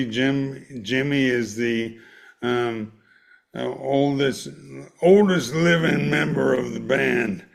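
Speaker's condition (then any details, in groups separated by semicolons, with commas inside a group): ALS; motor neuron disease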